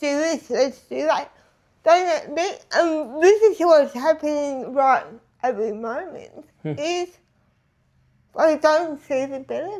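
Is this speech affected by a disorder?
Yes: disability affecting speech.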